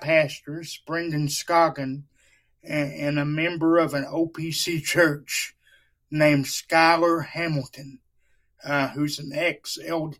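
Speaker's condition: Cerebral palsy; wheelchair user

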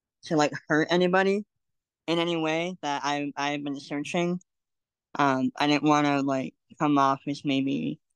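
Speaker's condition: Cleft lip and palate; frequent illness and hospital stays in first year

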